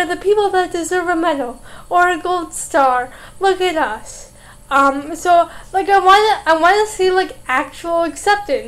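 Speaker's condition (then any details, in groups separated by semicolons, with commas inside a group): Cerebral palsy; special education helped speaking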